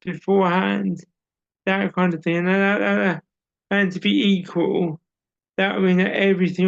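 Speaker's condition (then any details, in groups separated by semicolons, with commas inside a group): Cerebral palsy; audible speech impairment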